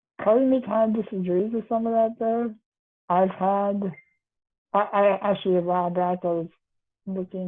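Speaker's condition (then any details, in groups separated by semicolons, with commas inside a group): Duchenne muscular dystrophy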